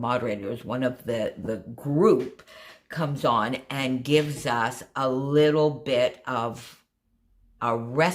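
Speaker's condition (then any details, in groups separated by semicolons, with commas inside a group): No condition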